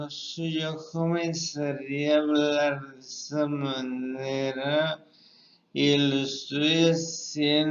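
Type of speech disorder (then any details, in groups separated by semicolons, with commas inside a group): Ataxic dysarthria; cerebellar lesion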